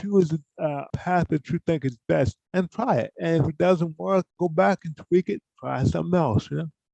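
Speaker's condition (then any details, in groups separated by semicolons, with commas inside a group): Cerebral palsy; from birth, poor hand use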